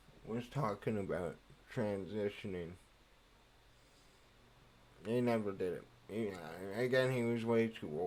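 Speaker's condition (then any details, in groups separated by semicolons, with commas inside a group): Cerebral palsy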